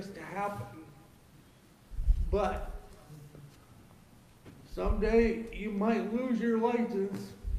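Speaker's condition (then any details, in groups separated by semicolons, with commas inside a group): Cerebral palsy; lifelong; age 58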